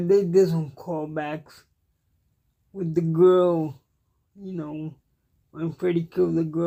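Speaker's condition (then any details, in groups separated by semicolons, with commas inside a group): Cerebral palsy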